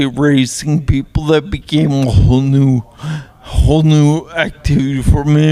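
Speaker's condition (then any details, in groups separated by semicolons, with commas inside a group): Traumatic brain injury; motorcycle accident, facial fractures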